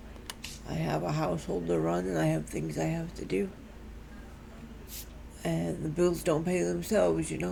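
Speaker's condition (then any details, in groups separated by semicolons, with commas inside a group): Cerebral palsy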